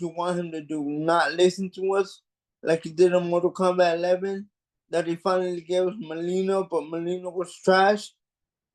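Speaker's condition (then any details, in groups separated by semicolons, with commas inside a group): Cerebral palsy; mild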